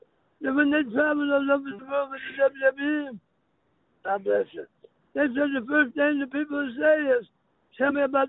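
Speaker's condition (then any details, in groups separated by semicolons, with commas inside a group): Throat cancer; no hole in throat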